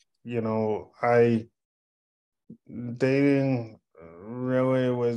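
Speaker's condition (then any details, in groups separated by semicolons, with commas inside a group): Cerebral palsy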